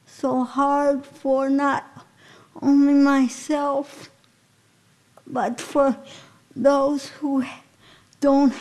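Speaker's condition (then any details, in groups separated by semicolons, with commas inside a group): Spastic quadriplegic cerebral palsy; affects all four limbs, needs assistance with physical tasks, cognition normal; home in north suburban Zion renovated to accommodate needs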